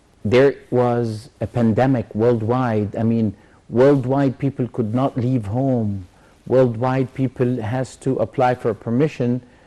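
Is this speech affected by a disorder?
No.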